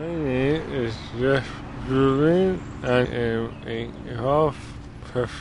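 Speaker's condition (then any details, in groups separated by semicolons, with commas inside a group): ALS; amyotrophic lateral sclerosis, diagnosed the previous fall; about a year since diagnosis, still playing PGA Tour events; beginning to lose ability to speak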